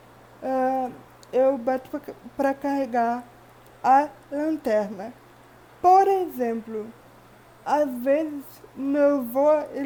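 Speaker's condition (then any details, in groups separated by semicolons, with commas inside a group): Cerebral palsy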